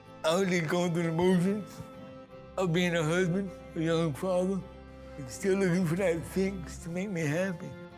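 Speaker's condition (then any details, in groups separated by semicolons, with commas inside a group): Cerebral palsy; present since birth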